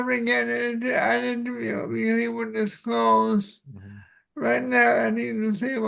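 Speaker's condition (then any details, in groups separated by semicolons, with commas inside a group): Cerebral palsy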